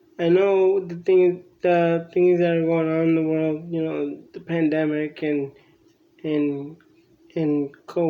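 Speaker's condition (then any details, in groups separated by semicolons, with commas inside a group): Cerebral palsy; from birth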